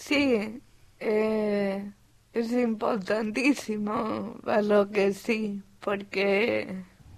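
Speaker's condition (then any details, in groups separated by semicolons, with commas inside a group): Cerebral palsy; acquired language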